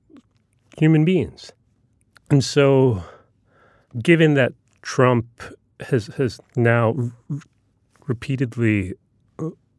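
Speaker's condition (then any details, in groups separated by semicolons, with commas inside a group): Stutter; described as neurological, ongoing into adulthood; still stutters; repeated words, blocks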